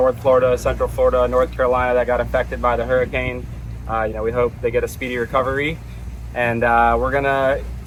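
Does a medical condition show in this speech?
No.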